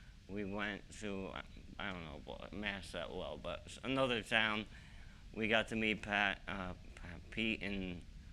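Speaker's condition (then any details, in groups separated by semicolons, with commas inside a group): ALS; young-adult onset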